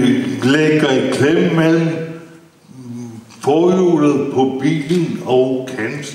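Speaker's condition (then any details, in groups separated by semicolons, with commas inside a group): Brain injury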